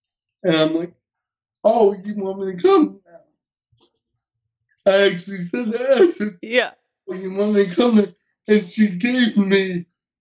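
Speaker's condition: Cerebral palsy; uses wheelchair, hearing intact

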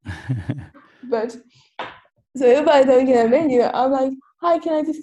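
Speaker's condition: Cerebral palsy; quadriplegic, wheelchair user

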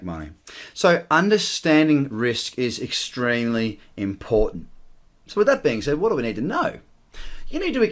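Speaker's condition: No condition

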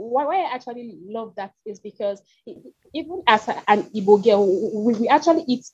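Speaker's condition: Stutter; developmental stutter since age two, all six siblings stutter, great-grand-uncle stuttered severely, parents fluent; breaks when speaking, stammers in all settings, school, friends, church; repeated sounds, prolonged sounds

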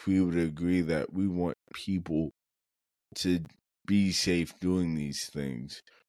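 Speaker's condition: Cerebral palsy; never tried marijuana for it

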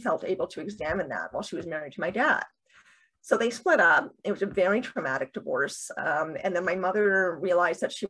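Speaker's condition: Deafness with cochlear implants

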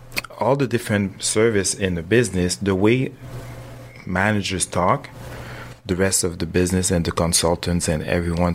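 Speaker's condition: No condition

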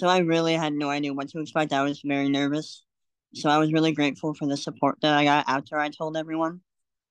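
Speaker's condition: Cleft lip and palate; congenital

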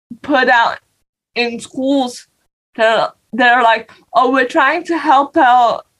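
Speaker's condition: Cerebral palsy; non-progressive, needs change over time; uses wheelchair and crutches to move around

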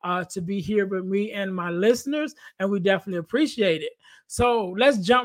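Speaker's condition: No condition

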